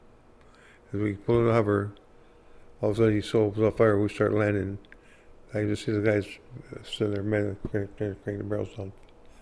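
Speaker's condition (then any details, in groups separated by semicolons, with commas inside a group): Parkinson's; hard time walking and talking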